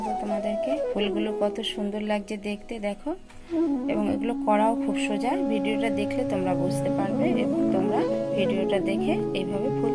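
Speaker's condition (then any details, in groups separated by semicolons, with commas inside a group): No condition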